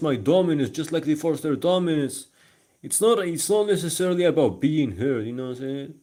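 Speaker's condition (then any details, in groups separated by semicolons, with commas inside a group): No condition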